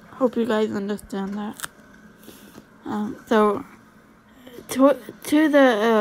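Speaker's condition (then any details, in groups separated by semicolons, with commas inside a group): Cerebral palsy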